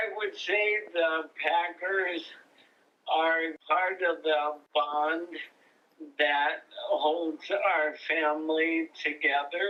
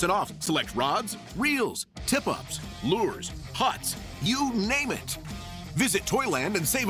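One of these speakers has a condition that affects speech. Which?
The first: ALS; diagnosed about four years ago, wheelchair, in 50s.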